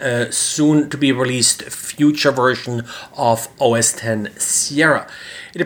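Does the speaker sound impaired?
No.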